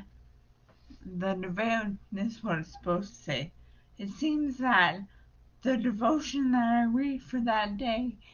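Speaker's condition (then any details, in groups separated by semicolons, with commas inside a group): Brain injury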